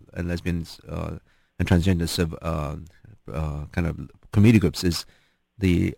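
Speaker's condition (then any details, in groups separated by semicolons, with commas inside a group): No condition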